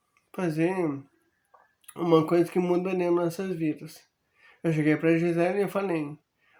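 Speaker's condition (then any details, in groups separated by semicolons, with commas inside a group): Amyotrophic lateral sclerosis; earlier diagnosed hereditary spastic paraparesis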